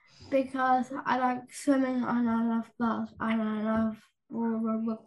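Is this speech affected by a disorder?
Yes: Down syndrome; extra copy of chromosome 21, present from birth; age 12, attends special school, St. Augustine's.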